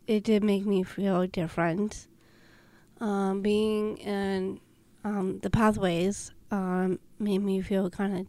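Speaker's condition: Down syndrome; present since birth, known since infancy, also hard time breathing

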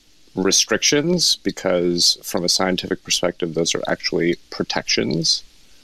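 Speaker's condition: No condition

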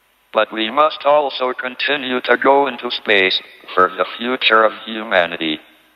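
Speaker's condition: ALS, tracheotomy, speech-generating device; robotic American-accented synthesized voice

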